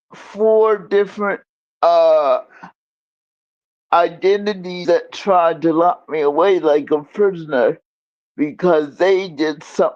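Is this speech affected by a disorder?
Yes: cerebral palsy.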